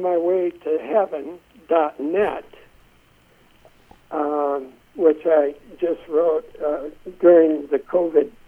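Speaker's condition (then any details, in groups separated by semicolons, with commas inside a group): Essential tremor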